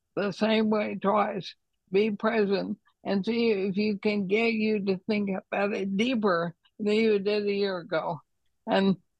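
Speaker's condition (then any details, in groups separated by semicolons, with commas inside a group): ALS; runs out of breath at times, needs a breath or two, tongue has trouble cooperating, words and ideas intact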